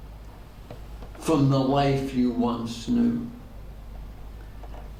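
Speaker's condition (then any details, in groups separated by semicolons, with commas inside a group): ALS; degenerative; diagnosed ten years ago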